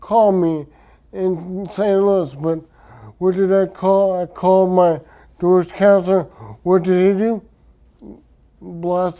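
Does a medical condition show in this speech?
Yes: traumatic brain injury; speech affected.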